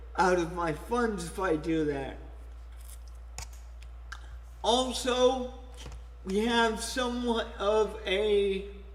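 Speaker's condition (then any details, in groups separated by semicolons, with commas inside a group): Cerebral palsy; only one hand usable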